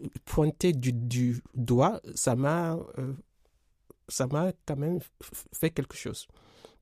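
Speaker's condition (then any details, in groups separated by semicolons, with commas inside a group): Stuttering; since childhood, stuttering family, untreated in Senegal, therapy in France stopped after months, later 5-6 years; stuttering still present, accepted and assumed; repeated sounds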